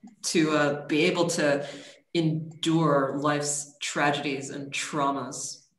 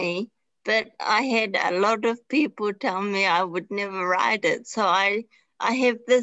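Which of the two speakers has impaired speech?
The second: traumatic brain injury; car crash; years after car crash; relearned talking.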